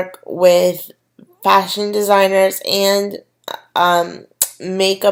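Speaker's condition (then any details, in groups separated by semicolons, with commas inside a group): Cerebral palsy; physical disability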